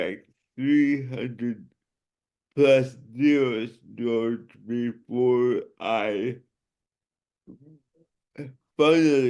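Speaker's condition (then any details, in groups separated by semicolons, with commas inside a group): Cerebral palsy; since birth, affects muscle movement, motor skills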